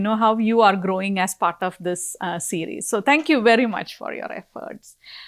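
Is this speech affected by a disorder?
No.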